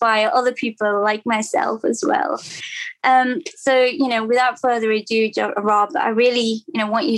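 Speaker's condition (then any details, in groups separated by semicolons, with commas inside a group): No condition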